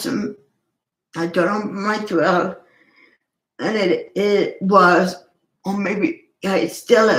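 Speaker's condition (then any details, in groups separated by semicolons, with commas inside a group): Cerebral palsy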